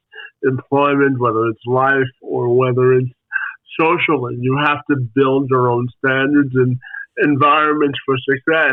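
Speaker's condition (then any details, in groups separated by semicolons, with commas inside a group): Spastic quadriplegic cerebral palsy; spastic quadriplegic cerebral palsy, from birth, multiple leg operations; age 32, medical options exhausted; speech affected, slow to understand, had speech therapy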